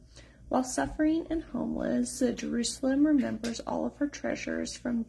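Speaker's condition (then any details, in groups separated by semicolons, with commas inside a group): No condition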